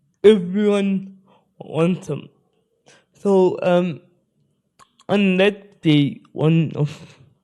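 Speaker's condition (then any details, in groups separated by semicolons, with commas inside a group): Spastic cerebral palsy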